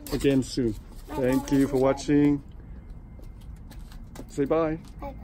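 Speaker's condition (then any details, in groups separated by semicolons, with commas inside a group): No condition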